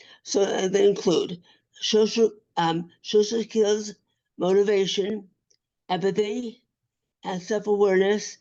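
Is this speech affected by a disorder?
Yes: acquired brain injury.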